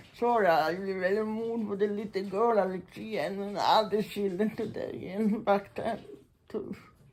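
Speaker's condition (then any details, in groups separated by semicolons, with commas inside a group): Muscular Parkinson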